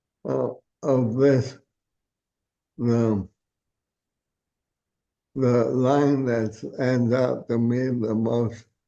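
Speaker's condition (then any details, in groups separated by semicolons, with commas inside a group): ALS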